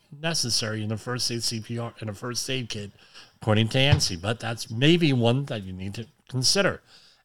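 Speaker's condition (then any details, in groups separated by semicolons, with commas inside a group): Cleft lip and palate; formerly unintelligible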